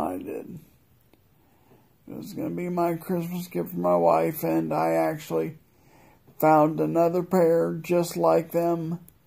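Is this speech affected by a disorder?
Yes: multiple sclerosis.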